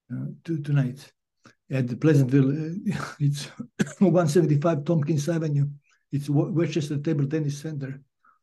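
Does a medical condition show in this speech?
Yes: Parkinson's disease; diagnosed 2010, could not play guitar syncopation, stopped playing guitar publicly 2015.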